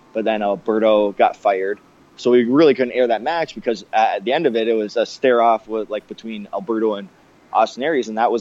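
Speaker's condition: No condition

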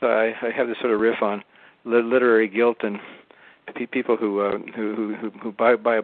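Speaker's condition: Parkinson's disease; some years before recording

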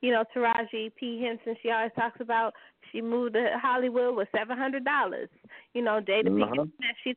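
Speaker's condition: No condition

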